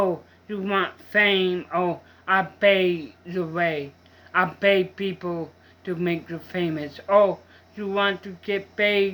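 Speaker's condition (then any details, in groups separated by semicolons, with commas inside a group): Mild cerebral palsy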